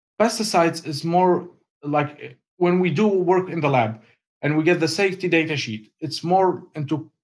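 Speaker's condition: No condition

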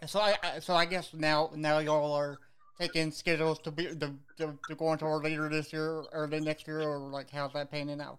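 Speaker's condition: Cerebral palsy; cerebral palsy since birth

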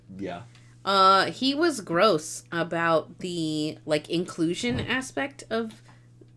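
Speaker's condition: No condition

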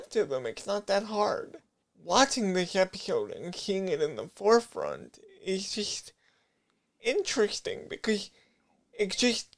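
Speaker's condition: Cerebral palsy; brain disorder, brain injury

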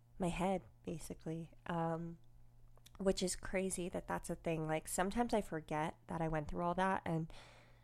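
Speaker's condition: Cleft lip and palate, unilateral

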